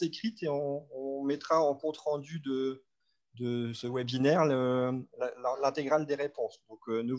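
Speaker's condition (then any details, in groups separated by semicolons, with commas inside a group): No condition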